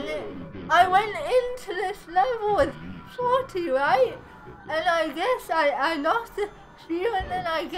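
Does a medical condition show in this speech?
Yes: cerebral palsy.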